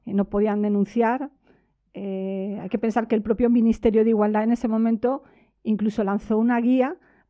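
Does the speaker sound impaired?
No.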